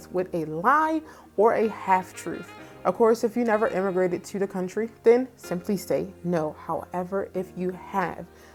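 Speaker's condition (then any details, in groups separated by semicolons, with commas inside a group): No condition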